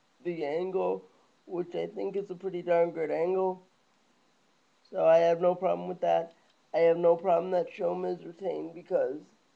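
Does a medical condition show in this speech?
Yes: cerebral palsy; lifelong, wheelchair user.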